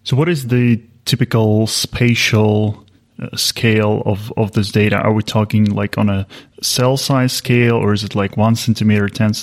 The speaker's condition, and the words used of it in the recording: No condition.